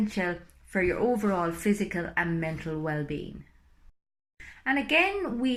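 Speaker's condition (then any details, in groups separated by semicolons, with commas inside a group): No condition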